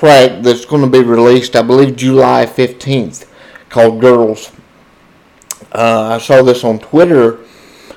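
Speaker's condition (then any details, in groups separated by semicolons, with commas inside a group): Cerebral palsy; spastic diplegia from birth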